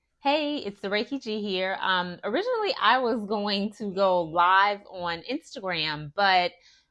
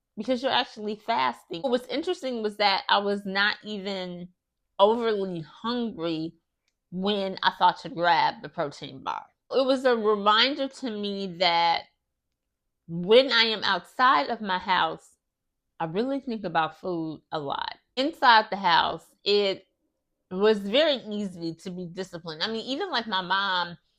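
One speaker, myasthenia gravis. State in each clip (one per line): Start of extended speaking
After prolonged speaking, fatigued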